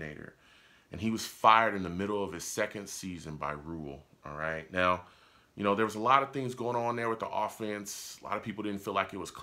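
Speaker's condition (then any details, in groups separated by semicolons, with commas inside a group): No condition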